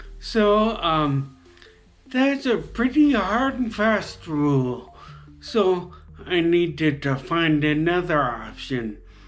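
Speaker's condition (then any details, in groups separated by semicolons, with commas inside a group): Traumatic brain injury; very debilitating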